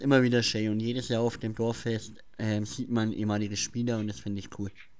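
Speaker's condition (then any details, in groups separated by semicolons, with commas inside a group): Cleft palate; since childhood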